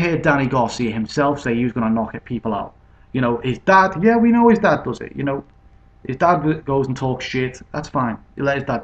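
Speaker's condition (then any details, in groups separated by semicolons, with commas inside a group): No condition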